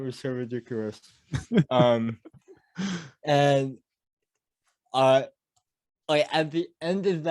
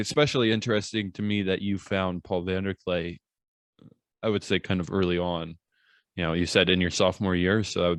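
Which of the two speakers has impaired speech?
The first: cerebral palsy; caused by birth trauma, spinal damage; mild; mild speech impediment.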